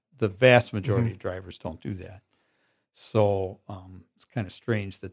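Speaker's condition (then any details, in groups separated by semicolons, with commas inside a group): No condition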